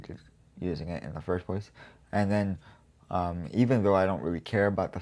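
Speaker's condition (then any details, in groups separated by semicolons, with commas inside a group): Cerebral palsy; quadriplegic, uses wheelchair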